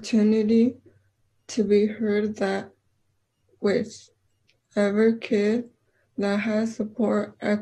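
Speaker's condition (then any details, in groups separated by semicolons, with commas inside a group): Cerebral palsy; childhood physical therapy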